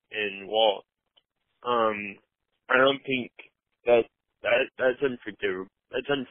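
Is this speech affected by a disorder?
Yes: cerebral palsy, mild; had speech therapy.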